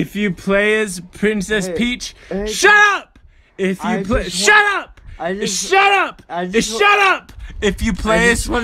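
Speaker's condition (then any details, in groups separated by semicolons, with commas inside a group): No condition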